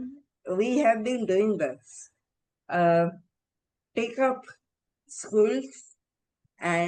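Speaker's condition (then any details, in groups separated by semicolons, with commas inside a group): Encephalitis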